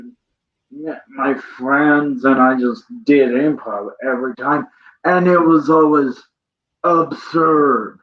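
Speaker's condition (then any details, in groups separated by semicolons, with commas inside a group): Cerebral palsy; present from birth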